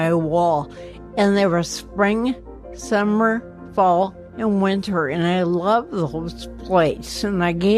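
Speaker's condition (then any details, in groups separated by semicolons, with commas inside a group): Ataxia; speaking problems for last couple of years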